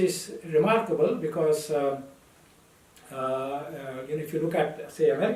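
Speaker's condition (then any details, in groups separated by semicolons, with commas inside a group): No condition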